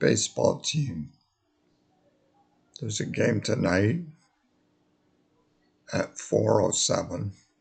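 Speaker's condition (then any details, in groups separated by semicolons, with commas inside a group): Multiple sclerosis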